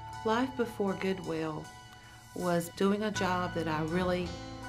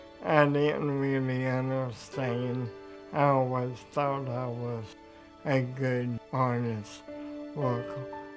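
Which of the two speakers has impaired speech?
The second: mild cerebral palsy.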